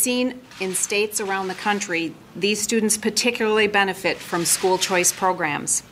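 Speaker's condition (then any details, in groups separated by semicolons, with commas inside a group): No condition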